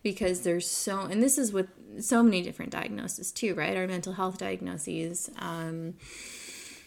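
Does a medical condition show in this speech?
No.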